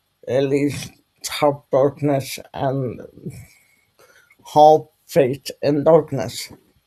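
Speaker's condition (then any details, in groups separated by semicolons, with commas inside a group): Dystonia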